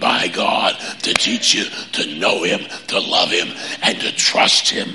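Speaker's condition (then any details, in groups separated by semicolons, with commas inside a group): Laryngeal cancer; vocal cord cancer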